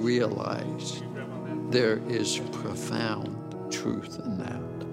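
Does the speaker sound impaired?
Yes: ALS (Lou Gehrig's disease); degenerative, worsening over time, eventually affects swallowing, chewing, breathing, no known cause, no cure; over 10 years since diagnosis, initial prognosis 2 to 5 years.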